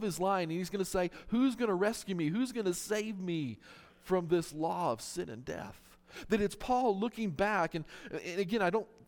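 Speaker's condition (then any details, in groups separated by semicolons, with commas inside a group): No condition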